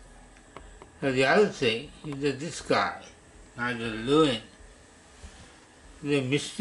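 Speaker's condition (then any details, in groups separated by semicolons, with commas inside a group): Parkinson's disease; idiopathic per hospital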